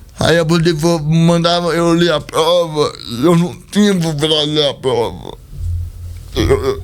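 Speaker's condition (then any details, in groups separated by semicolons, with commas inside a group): Cerebral palsy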